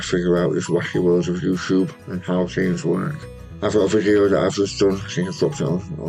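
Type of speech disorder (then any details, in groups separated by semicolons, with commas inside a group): Speech after partial glossectomy; tongue cancer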